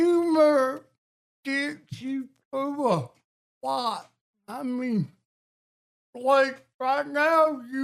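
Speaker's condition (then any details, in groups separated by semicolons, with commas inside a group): Cerebral palsy; speech impediment, often hard to understand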